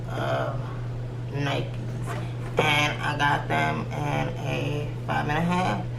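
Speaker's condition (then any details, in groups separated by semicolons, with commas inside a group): Cerebral palsy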